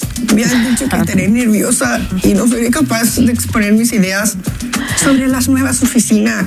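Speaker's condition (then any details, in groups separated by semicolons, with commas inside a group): Down syndrome; mother prioritized leisure over therapy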